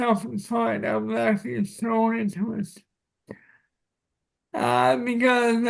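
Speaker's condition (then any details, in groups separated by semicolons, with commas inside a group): Cerebral palsy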